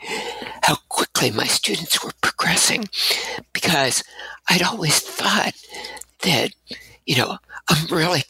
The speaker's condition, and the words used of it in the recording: Spasmodic dysphonia. And what happened was after the surgery, I had this really significant vocal tremor, which wasn't there